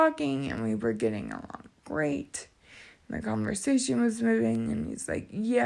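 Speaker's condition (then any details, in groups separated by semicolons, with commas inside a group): Cerebral palsy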